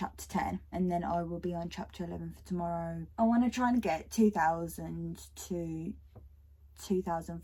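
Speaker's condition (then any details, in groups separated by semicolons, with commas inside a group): No condition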